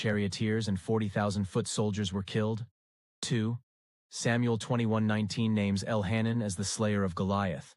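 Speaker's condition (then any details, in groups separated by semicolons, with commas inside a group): No condition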